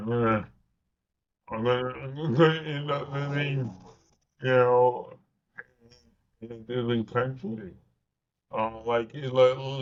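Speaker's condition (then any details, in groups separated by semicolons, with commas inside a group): Cerebral palsy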